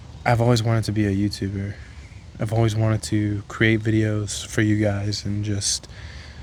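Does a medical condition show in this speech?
No.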